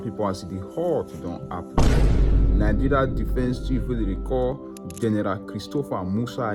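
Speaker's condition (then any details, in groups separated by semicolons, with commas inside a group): No condition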